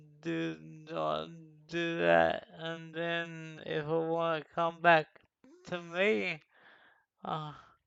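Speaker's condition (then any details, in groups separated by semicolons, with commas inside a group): Cerebral palsy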